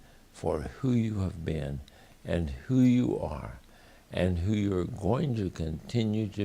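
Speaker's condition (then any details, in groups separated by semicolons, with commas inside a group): ALS; diagnosed about two years ago, late onset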